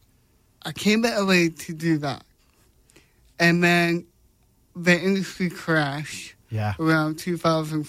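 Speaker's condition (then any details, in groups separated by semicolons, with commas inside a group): Cerebral palsy; congenital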